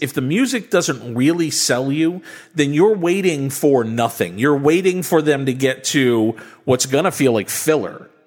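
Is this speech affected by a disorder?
No.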